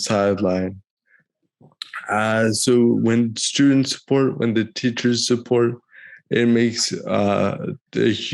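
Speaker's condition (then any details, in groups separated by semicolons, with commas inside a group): Cerebral palsy; present from birth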